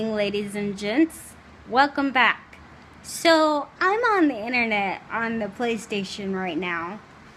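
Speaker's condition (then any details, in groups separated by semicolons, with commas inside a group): Cerebral palsy, severe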